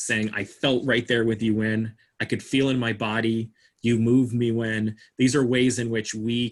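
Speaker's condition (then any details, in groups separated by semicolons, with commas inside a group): No condition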